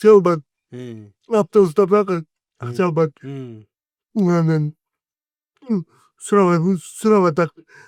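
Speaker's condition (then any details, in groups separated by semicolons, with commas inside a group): Cerebral palsy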